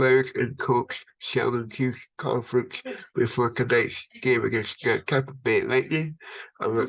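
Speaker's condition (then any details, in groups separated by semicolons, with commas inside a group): Cerebral palsy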